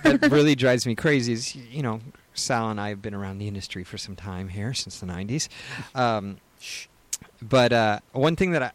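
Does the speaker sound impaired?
No.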